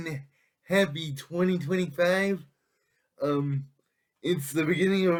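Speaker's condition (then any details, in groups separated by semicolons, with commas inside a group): Cerebral palsy; able to speak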